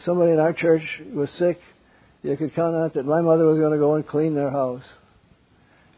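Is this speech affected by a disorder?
Yes: Parkinson's; wakes up around 3 am.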